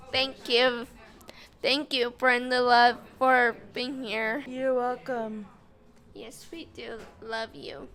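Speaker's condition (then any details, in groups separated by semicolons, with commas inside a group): Cerebral palsy; affects muscles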